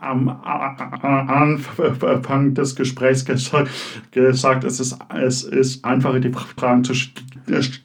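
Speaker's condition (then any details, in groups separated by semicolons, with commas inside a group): Stuttering; gradual onset, exact onset unknown, likely in childhood; fluency disorder only, writes fluently but speech not fluent, blocks, stutters even in dreams; repeated sounds, repeated words, prolonged sounds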